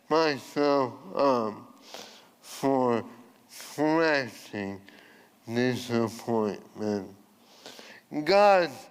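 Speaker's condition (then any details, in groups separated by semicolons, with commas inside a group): ALS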